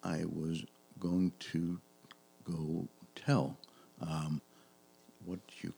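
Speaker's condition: Aphasia after stroke; stroke during heart procedure for suspected blockage, sedated, breathing tube, 5 days in ICU; very hard time speaking, knows what to say, speech returned after about two and half years

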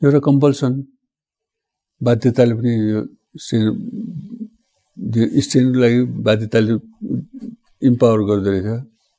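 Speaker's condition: Parkinson's disease; jumbled speech

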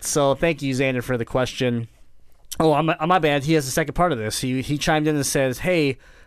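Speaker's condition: Cleft palate; multiple surgeries in childhood

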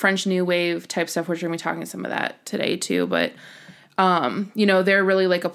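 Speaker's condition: No condition

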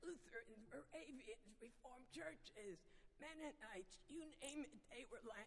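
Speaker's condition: Vocal dysphonia; not painful

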